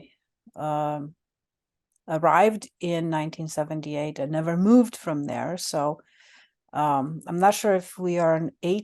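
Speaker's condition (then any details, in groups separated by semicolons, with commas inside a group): No condition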